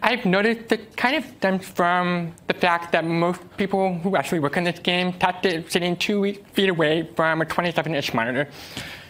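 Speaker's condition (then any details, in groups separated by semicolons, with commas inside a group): Deafness; uses American Sign Language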